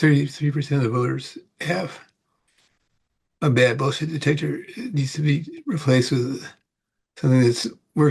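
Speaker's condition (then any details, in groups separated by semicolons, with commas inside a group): Parkinson's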